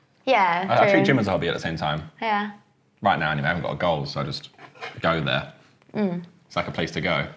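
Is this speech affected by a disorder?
No.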